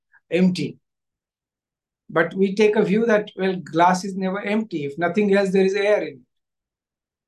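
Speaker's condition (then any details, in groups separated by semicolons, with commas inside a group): No condition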